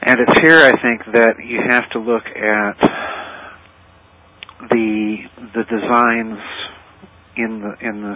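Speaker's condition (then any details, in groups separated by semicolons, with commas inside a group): No condition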